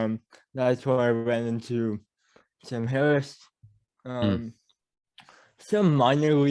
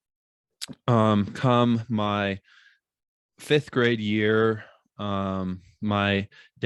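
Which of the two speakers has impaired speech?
The first: cerebral palsy; caused by birth trauma, spinal damage; mild; mild speech impediment.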